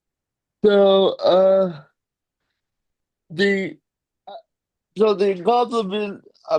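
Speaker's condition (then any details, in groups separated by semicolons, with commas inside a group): Cerebral palsy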